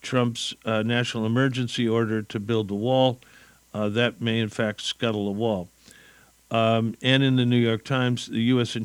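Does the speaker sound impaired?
No.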